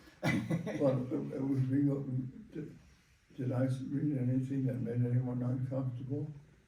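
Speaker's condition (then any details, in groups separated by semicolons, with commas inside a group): No condition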